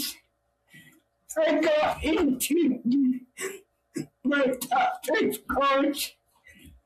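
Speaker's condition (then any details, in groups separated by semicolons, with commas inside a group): Cerebral palsy; own voice needs subtitles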